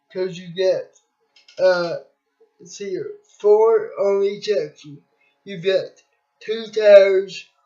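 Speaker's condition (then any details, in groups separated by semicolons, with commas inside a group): Cerebral palsy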